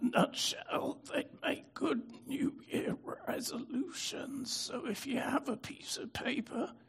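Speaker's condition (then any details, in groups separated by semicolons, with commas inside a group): Spasmodic dystonia; prior stroke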